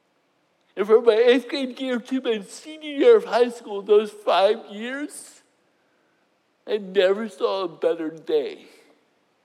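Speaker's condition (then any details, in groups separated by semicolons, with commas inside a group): Cerebral palsy; no longer wheelchair-bound after reported healing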